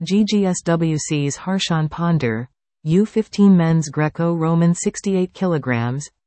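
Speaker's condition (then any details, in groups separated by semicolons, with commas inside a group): No condition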